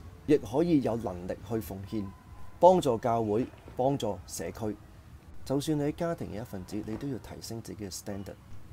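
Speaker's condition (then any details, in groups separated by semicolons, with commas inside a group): No condition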